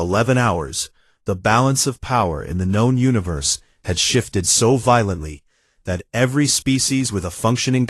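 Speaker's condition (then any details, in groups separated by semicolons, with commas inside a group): No condition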